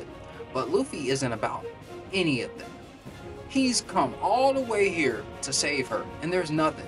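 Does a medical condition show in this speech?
No.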